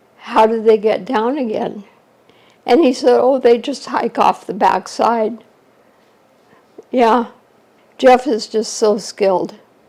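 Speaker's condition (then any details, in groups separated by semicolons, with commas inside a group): ALS; shortly after diagnosis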